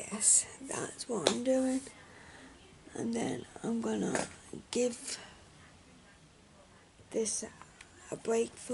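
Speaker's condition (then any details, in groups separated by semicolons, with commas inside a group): Cerebral palsy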